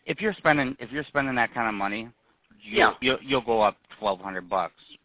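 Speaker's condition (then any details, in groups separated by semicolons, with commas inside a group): No condition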